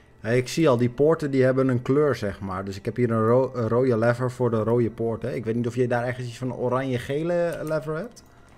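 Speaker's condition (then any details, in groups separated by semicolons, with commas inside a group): No condition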